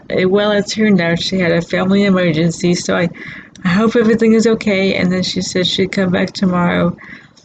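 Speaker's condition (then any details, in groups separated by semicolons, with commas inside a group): Cerebral palsy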